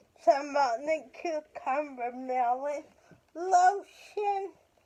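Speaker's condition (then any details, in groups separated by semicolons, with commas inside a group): Cerebral palsy; speech affected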